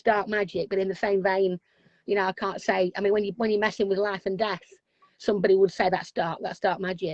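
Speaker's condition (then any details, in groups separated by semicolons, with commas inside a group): No condition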